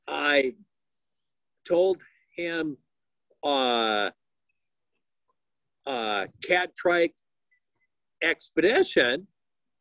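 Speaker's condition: Aphasia; woke with whole right side paralyzed

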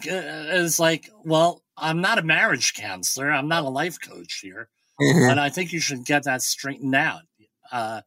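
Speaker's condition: Bilateral cleft lip and palate

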